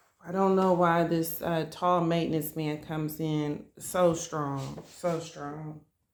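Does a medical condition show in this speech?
No.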